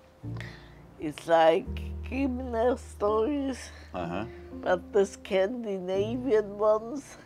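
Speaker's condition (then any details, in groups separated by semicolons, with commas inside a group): Multiple sclerosis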